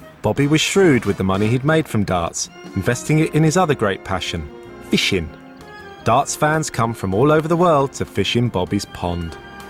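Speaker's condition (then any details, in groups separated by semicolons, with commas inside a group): No condition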